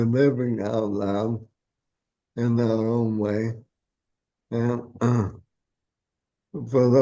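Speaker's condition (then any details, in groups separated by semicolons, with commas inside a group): ALS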